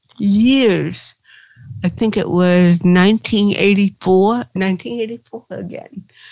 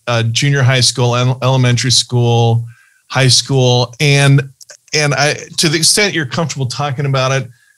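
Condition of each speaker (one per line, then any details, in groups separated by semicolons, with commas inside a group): Cerebral palsy; premature birth trauma, childhood leg braces; diagnosed at 18 months; speech therapy in preschool
No condition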